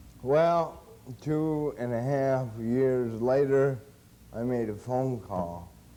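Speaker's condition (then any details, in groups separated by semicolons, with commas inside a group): Cerebral palsy; since birth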